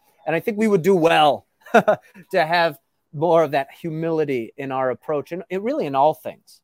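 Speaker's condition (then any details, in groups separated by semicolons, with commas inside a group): No condition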